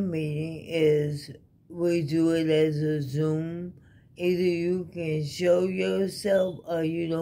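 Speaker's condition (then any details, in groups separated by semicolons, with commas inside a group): ALS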